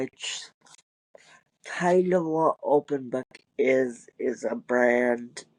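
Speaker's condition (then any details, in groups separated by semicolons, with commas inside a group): Cerebral palsy; wheelchair user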